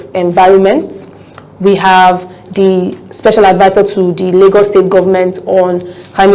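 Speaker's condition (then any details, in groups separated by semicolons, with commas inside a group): No condition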